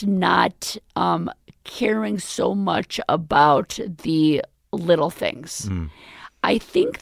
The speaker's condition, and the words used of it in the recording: Vocal cord paralysis. So what you hear now is temporary, but...